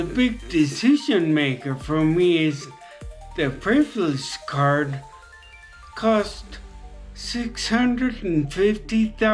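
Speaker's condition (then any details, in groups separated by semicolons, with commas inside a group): Traumatic brain injury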